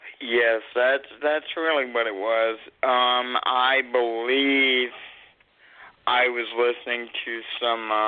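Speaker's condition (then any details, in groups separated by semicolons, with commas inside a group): Cerebral palsy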